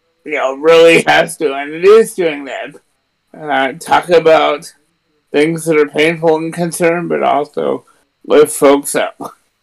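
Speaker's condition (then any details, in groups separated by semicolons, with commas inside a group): Cerebral palsy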